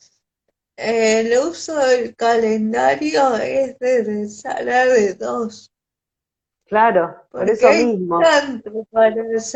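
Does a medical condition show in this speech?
Yes: cerebral palsy; respiratory arrest at birth.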